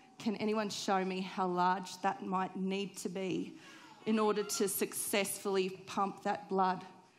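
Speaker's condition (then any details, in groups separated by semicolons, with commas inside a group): No condition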